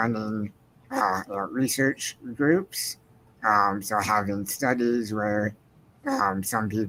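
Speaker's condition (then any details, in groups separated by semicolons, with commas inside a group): Spinal muscular atrophy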